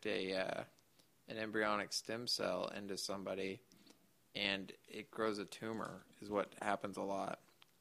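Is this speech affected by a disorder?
Yes: Duchenne muscular dystrophy; terminal, progressive muscle disease, smuggled steroids in sixth grade, physical therapy; age 28, past usual life expectancy of 21, stem cell therapy in Costa Rica since about six years ago.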